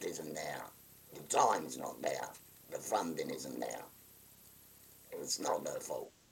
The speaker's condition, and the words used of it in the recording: Laryngectomy. If I go to a party or a wedding or something, no one can hear me.